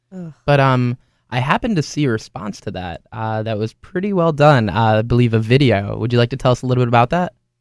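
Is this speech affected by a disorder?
No.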